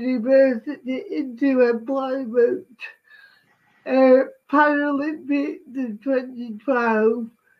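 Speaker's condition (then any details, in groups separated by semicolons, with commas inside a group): Cerebral palsy; from birth, affects balance and coordination; speech impediment, speaks slowly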